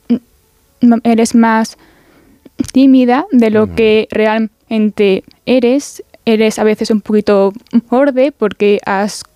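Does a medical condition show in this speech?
Yes: stuttering; childhood onset around age 5, blocks increasing while growing up, worse in adolescence with more exposure; gets stuck when speaking; here repeated words, blocks.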